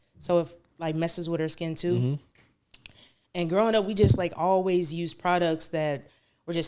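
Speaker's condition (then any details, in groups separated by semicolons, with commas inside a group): No condition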